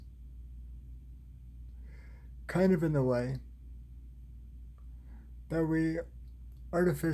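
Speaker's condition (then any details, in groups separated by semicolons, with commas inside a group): Cerebral palsy, spastic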